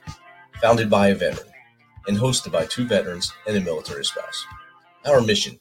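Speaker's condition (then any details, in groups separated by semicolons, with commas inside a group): No condition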